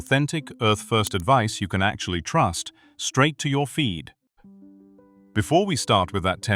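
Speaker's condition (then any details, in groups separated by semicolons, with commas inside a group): No condition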